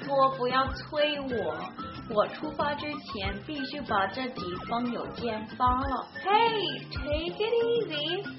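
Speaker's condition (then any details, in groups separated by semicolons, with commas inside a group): No condition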